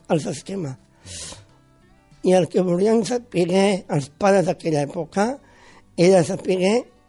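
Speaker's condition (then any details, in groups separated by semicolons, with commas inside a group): Down syndrome; congenital, born with it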